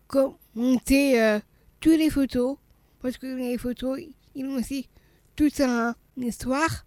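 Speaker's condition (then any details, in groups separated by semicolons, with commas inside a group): Down syndrome; congenital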